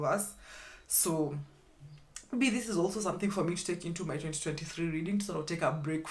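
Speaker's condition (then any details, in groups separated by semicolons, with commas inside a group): No condition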